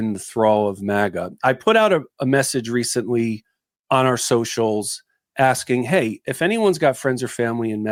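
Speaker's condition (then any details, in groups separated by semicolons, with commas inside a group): No condition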